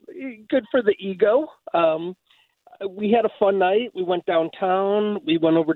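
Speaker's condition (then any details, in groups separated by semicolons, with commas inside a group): No condition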